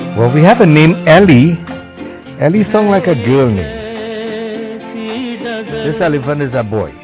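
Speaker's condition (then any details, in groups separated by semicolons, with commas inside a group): No condition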